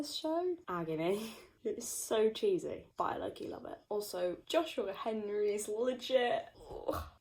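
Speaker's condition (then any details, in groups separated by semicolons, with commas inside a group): No condition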